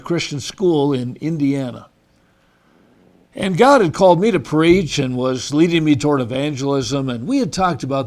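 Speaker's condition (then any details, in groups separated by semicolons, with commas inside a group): No condition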